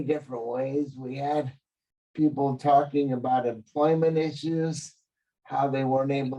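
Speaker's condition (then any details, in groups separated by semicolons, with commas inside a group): Cerebral palsy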